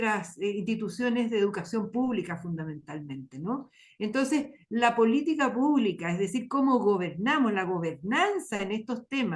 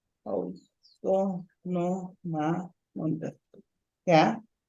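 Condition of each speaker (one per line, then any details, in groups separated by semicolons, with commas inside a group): No condition
Ataxic cerebral palsy; ataxic form, caused by asphyxia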